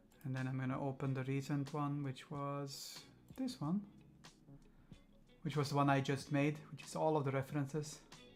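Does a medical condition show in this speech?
No.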